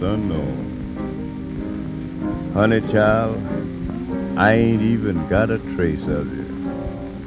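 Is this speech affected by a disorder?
No.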